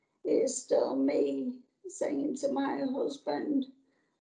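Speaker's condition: Motor neurone disease; MND diagnosed about nine years ago, progressive, voice went overnight during past illnesses; voice affected quite a lot, once-broad Yorkshire accent changed, fears voice may suddenly go

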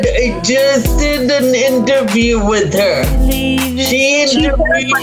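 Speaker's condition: Cerebral palsy; spastic quadriplegia, mainly affects legs, spastic fibers in most muscles throughout body, not overpowering; neck muscles still coordinate for speech, can still speak

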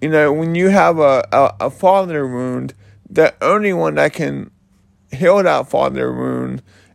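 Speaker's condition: Cerebral palsy; slurred speech

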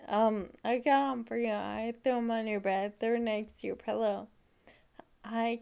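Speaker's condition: Friedreich's ataxia; wheelchair user

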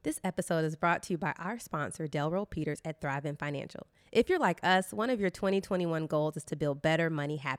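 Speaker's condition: No condition

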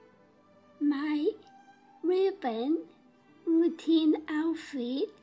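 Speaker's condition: Down syndrome; developmental disability

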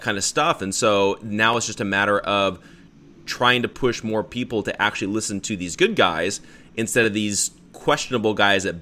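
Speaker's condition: No condition

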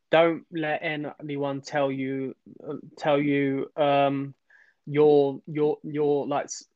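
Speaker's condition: Stammer; onset at age eight, speech therapy from age eight for many years, therapy focused on confidence; about 23 years since onset; repeated words

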